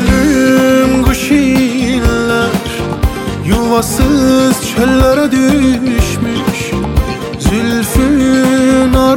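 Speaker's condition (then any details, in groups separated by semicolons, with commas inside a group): No condition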